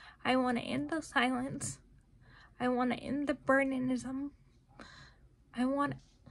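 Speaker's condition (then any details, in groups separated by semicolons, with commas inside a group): Cerebral palsy, spastic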